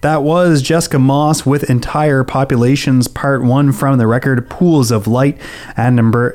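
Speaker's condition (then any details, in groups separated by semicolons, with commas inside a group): No condition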